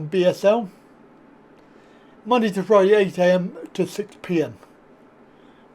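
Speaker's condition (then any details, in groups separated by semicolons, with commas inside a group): Cerebral palsy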